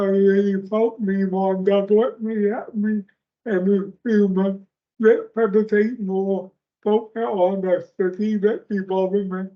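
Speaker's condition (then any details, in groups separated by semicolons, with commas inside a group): Speech impairment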